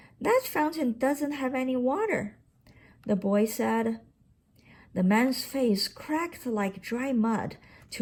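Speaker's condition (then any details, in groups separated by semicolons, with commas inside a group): No condition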